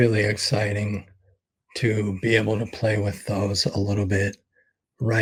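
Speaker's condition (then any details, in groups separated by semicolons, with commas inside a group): ALS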